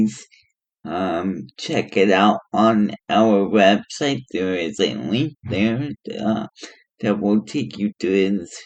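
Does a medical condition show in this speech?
Yes: cerebral palsy.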